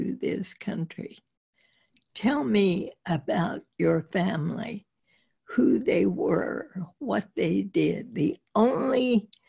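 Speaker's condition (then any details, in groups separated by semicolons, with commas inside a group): Spasmodic dysphonia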